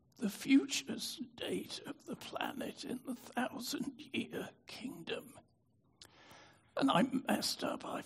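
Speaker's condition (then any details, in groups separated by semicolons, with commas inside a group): Spasmodic dystonia; affected voice, likened to Robert Kennedy Jr.'s voice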